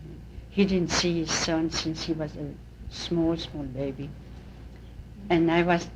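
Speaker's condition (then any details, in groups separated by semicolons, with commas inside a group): No condition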